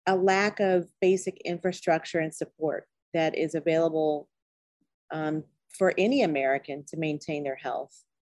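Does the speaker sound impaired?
No.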